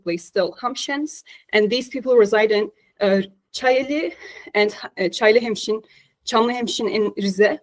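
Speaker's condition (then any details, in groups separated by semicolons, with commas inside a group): No condition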